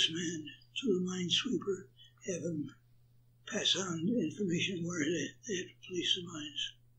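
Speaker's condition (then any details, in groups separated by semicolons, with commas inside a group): Parkinson's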